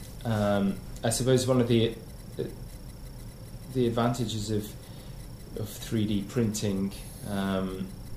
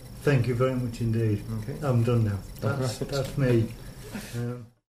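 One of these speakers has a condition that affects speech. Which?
The second: motor neurone disease; lost use of virtually all muscles.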